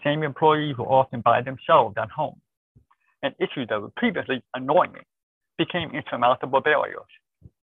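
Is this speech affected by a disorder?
Yes: deafness, born deaf, cochlear implant.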